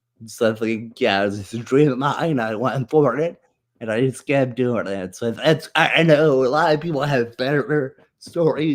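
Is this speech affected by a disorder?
Yes: muscular dystrophy.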